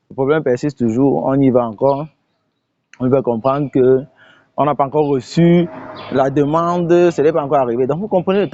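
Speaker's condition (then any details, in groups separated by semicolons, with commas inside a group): No condition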